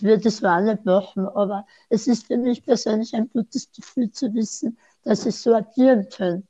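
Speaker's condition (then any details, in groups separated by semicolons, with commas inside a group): Speech impairment after tongue cancer, mild; slightly limited, tends to speak fast, sometimes unclear, Austrian dialect, hard to understand without seeing face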